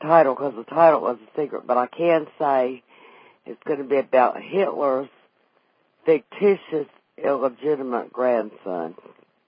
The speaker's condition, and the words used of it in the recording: Vocal cord paralysis. My stroke put me in a wheelchair, and before my stroke, I could sing.